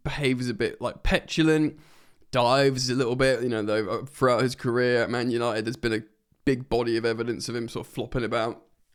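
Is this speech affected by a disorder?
No.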